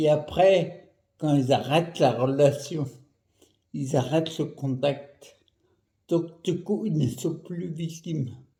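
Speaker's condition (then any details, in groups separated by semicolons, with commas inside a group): Primary progressive multiple sclerosis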